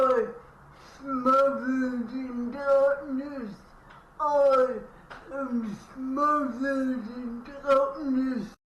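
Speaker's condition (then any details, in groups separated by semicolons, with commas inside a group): Cerebral palsy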